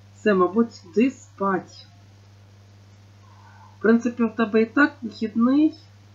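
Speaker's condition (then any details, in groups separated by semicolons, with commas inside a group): No condition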